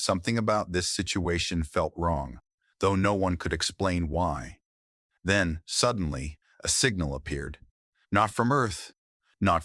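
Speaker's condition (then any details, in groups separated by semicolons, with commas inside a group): No condition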